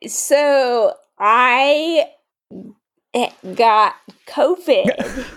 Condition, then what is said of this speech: Ataxia. You can have a lot more speech issues, which I obviously have some speech issues, but other people, it's a lot more pronounced.